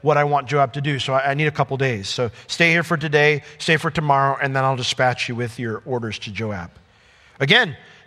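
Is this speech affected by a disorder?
No.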